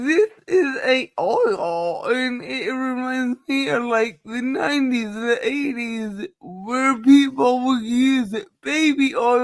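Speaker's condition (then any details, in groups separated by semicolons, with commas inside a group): Cerebral palsy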